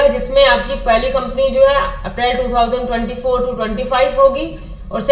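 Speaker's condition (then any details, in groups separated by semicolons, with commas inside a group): No condition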